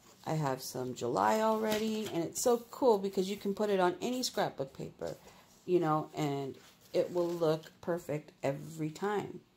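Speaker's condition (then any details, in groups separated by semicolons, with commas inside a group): No condition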